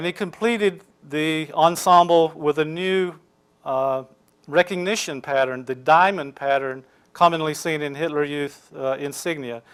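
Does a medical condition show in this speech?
No.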